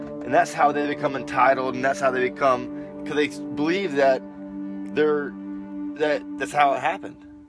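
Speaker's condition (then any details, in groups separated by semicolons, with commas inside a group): No condition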